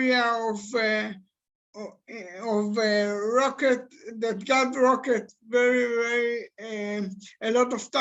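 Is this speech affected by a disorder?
Yes: cerebral palsy.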